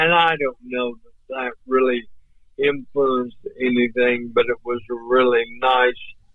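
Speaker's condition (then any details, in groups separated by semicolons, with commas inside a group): ALS; voice off but clear and understandable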